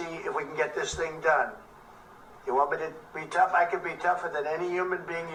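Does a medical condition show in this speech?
No.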